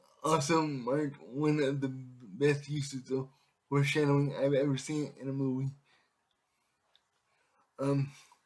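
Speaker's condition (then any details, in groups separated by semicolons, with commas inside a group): Cerebral palsy; able to speak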